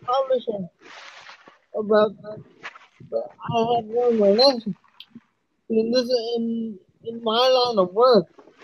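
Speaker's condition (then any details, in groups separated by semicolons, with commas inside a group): Cerebral palsy; uses wheelchair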